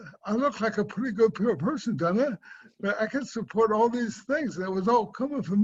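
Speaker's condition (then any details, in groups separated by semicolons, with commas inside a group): Cerebral palsy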